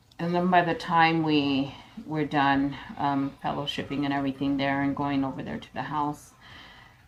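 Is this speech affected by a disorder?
No.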